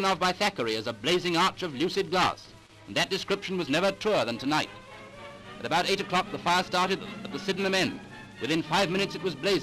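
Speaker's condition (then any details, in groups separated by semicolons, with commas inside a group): No condition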